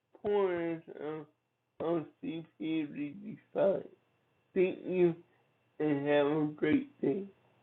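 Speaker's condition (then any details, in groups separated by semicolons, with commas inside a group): Cerebral palsy; from birth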